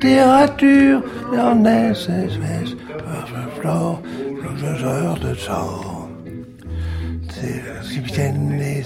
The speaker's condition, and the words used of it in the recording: Aphasia. Et tout le monde, deux ou trois ou quatre personnes, m'entendent bien, ok?